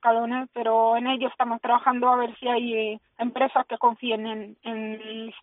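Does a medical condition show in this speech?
Yes: hearing loss with cochlear implants; bilateral cochlear implants, needed daily including racing; early unadapted karting helmet meant hearing nothing; wears cochlear implants, needed daily and for racing.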